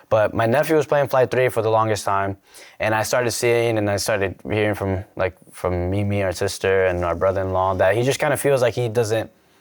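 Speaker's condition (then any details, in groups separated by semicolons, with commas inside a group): No condition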